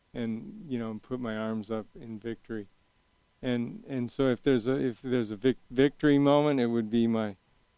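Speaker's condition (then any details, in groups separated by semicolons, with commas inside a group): Young onset Parkinson's disease; young onset at age 40, shaky, Medtronic deep brain stimulation device, two 3-inch brain probes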